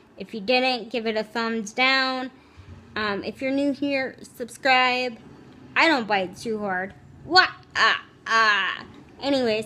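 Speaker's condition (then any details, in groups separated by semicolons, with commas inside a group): Cerebral palsy, spastic, severe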